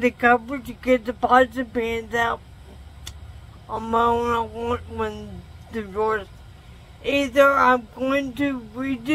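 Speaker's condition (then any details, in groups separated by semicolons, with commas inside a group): Traumatic brain injury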